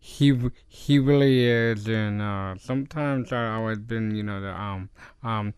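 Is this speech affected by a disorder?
Yes: Down syndrome; genetic, extra copy of chromosome 21, known before age three.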